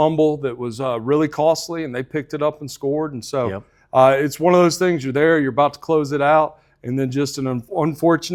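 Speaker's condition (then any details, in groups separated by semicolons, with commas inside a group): No condition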